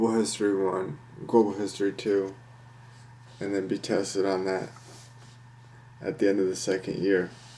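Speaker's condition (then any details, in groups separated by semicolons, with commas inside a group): Cerebral palsy, spastic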